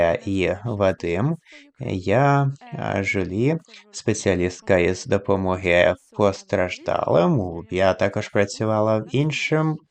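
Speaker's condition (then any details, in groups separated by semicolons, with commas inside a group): No condition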